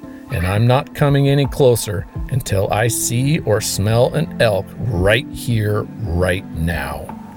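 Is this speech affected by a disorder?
No.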